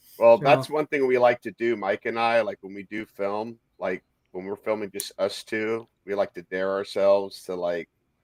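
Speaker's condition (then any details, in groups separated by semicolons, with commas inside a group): No condition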